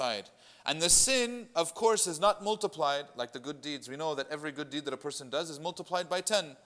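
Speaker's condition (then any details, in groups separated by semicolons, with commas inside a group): No condition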